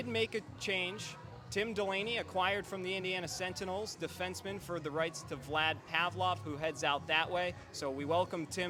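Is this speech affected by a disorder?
No.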